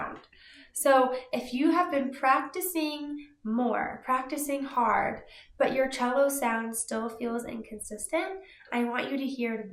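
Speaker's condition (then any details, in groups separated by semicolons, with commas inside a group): No condition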